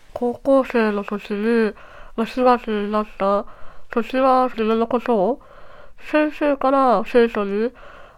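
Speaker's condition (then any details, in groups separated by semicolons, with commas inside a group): Treacher Collins syndrome, cleft palate; incompletely formed ears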